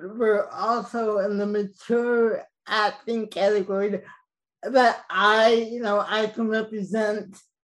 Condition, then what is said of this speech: Cerebral palsy. And as a result, I have cerebral palsy, which is a neurological disorder that mildly affects my speech and gait.